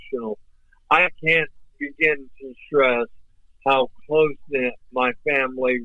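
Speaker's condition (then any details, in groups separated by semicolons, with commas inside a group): ALS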